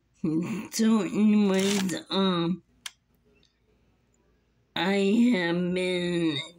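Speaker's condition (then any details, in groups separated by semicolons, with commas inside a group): Muscular dystrophy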